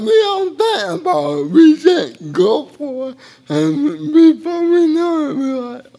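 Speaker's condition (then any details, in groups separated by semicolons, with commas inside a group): Cerebral palsy; a little difficult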